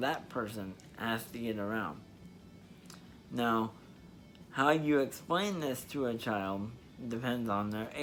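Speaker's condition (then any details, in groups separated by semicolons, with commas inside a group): Spastic diplegia cerebral palsy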